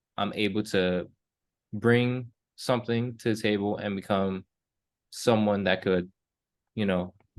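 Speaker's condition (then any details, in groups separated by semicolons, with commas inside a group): No condition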